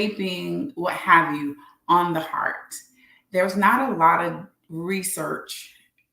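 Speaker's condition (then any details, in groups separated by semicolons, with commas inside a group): No condition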